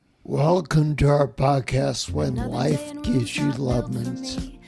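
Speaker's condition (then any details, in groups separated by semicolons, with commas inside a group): Spinocerebellar ataxia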